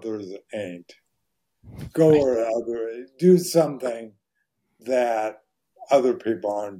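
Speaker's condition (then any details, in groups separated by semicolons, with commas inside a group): ALS; voice very hoarse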